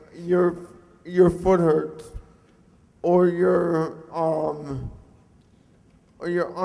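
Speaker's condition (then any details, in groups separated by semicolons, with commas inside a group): Cerebral palsy; mixed quadriplegic type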